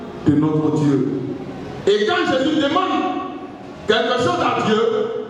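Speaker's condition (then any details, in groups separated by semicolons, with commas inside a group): No condition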